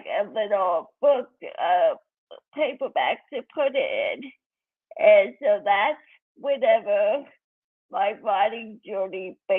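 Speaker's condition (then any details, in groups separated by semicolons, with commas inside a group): Cerebral palsy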